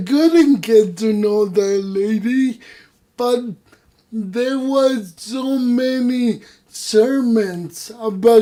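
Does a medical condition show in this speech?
Yes: cerebral palsy; no voice control, unusual voice.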